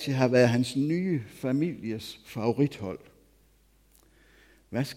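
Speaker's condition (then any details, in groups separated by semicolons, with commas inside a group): No condition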